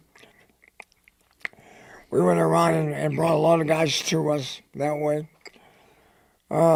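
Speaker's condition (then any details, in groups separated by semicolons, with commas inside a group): Head and neck cancer; dry throat, dry mouth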